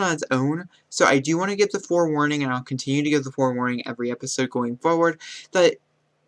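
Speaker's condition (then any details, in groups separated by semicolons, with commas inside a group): No condition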